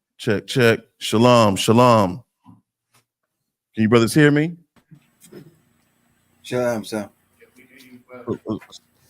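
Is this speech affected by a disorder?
No.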